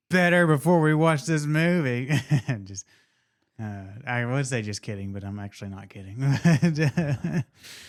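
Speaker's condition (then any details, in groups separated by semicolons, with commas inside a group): No condition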